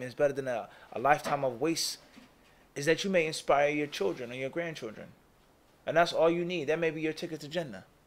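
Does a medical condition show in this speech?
No.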